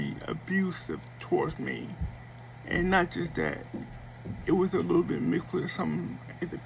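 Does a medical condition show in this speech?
Yes: cerebral palsy; affects speech.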